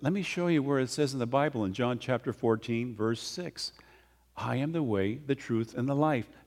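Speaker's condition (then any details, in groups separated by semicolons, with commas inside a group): No condition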